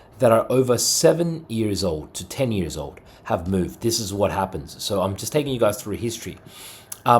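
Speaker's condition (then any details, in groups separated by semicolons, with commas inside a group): No condition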